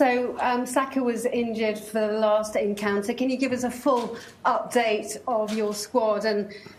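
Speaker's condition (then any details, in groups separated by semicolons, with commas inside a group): No condition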